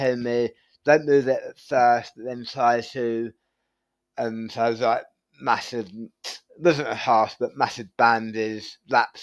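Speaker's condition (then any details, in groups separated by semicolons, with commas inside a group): Tongue cancer surgery; right-side tongue surgery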